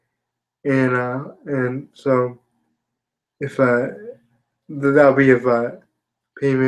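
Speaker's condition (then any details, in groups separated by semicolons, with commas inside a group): Spastic quadriplegia cerebral palsy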